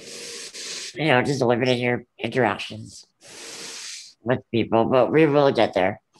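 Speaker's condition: Ullrich congenital muscular dystrophy; very rare form of muscular dystrophy, no treatment expected in lifetime

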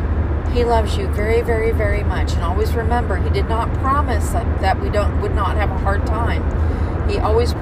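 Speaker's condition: No condition

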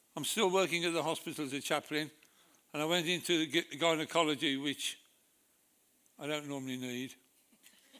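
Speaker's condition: Parkinson's disease; speech affected at brain scan, per doctors

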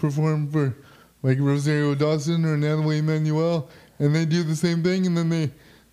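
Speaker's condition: Quad spastic cerebral palsy, spastic quadriplegic

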